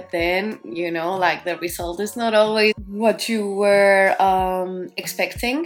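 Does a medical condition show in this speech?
No.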